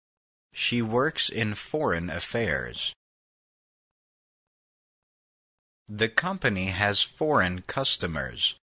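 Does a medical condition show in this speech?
No.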